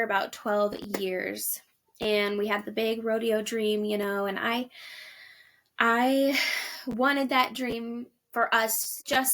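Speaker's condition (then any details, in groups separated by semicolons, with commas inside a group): No condition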